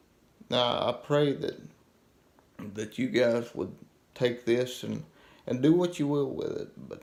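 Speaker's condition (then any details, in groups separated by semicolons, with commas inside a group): Cerebral palsy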